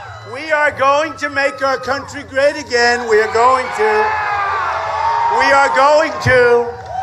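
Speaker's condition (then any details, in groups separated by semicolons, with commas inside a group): No condition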